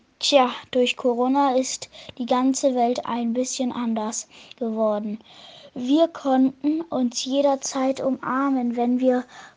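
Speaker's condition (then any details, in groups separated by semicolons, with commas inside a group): No condition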